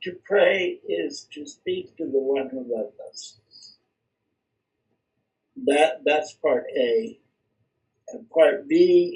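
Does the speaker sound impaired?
Yes: cerebral palsy; brain injury at birth, complications and perhaps medical errors, legs severely compromised, arms unaffected; speech not affected.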